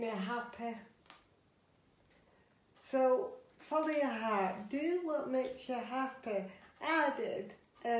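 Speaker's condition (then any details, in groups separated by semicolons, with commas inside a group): Cerebral palsy; physically disabled, uses wheelchair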